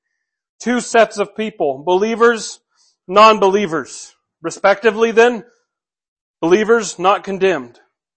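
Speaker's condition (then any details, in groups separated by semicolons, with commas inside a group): No condition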